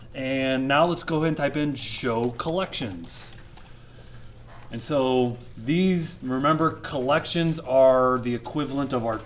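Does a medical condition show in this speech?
No.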